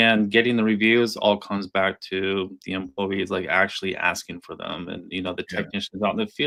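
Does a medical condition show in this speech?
No.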